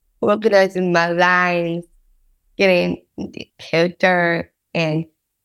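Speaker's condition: Down syndrome; difficulty speaking clearly, described as a big challenge in acting career

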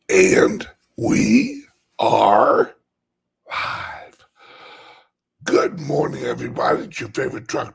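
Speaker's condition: Chronic voice problem; stiff voice box

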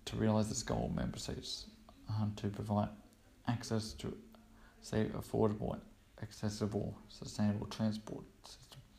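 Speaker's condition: Cerebral palsy; cerebral palsy since birth

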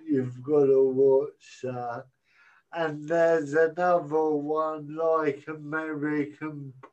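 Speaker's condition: Cerebral palsy; self-described as talking funny

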